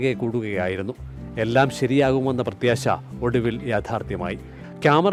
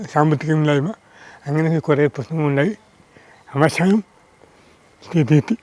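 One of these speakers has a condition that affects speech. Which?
The second: cerebral palsy; hearing loss, physical difficulties, once unable to walk; speech impairment.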